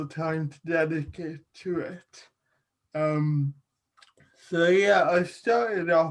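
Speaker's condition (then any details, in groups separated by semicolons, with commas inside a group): Cerebral palsy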